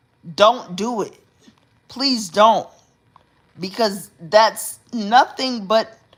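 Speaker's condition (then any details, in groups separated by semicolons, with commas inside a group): Cerebral palsy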